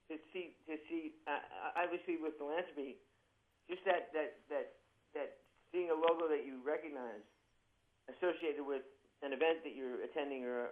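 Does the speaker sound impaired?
Yes: Parkinson's disease; young onset, diagnosed by a neurologist at age 29, managed with medications.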